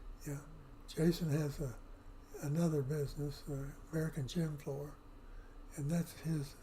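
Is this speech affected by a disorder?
Yes: Parkinson's; affects voice.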